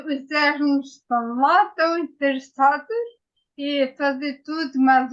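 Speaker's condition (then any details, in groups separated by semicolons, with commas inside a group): Ataxia after brain injury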